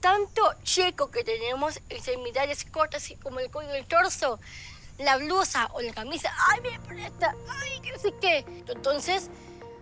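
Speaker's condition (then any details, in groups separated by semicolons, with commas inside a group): Down syndrome; short limbs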